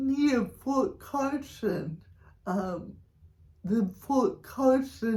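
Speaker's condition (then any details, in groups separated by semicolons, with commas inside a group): Cerebral palsy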